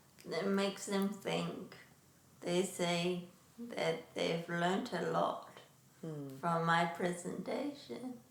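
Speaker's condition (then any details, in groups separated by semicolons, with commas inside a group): Traumatic brain injury; relearned talking, speech and language therapy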